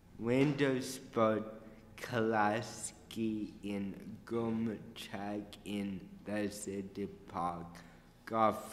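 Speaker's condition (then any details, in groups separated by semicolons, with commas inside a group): Cerebral palsy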